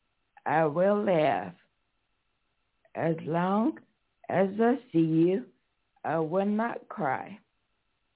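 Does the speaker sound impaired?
Yes: stroke; 18 years since stroke; voice affected by stroke, may be hard to understand.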